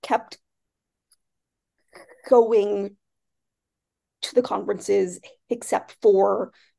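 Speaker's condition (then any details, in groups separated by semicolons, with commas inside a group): Stuttering; stuttering since childhood, speech therapy restarted in adulthood, fifth speech therapist; avoidance reduction therapy and REBT at AIS for about 6 years; unavoidable phone talk at work, uses email for much communication; blocks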